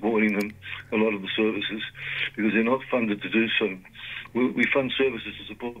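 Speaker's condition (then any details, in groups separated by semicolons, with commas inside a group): Parkinson's disease; limited capacity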